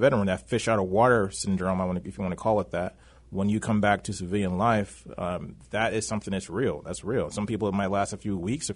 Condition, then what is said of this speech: None; typical speech.